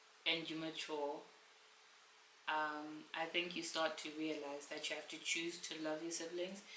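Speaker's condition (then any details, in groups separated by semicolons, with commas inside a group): No condition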